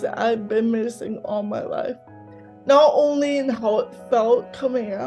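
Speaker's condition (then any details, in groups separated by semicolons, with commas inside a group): Cerebral palsy, mild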